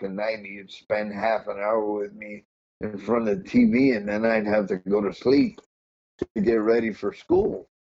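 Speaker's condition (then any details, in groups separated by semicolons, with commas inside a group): Cerebral palsy; delayed crawling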